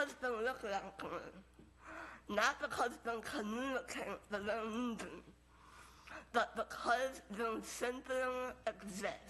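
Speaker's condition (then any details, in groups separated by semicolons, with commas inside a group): Moebius syndrome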